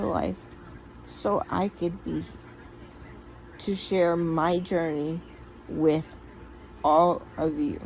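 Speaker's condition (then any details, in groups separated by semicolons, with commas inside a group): Cerebral palsy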